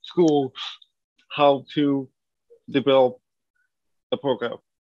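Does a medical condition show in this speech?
Yes: cerebral palsy.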